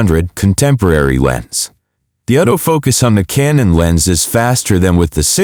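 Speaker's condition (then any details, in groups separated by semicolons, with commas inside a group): No condition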